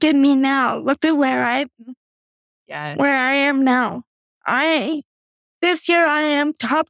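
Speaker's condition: Cerebral palsy; took first steps

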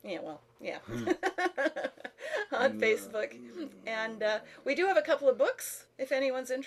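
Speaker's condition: No condition

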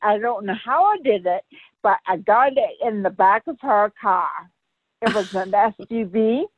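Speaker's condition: Brain aneurysm rupture; speech leads people to think deaf

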